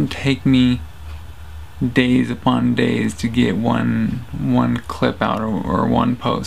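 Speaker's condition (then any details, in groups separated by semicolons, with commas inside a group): Traumatic brain injury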